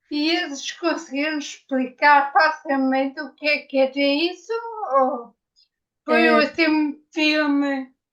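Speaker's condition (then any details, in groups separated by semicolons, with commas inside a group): Ataxia after brain injury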